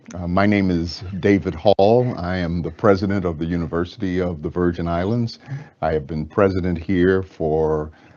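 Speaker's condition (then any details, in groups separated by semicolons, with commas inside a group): No condition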